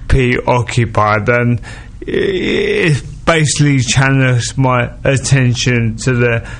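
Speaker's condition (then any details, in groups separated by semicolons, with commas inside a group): Motor neurone disease; progressive neurological disease; speech heavily impacted, slowed down, slurred around the edges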